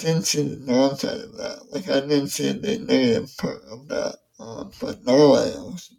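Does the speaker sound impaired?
Yes: ALS; amyotrophic lateral sclerosis diagnosed August 2011 at age 27, symptoms began before diagnosis, progressive muscle weakness; about 10 years since diagnosis; affects mouth function, reading aloud affected, apologizes for speech, host takes over reading.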